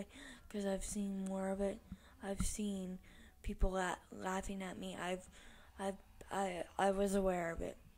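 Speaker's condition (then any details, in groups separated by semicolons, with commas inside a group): Cerebral palsy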